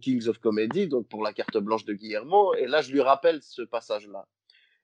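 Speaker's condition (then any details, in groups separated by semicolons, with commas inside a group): No condition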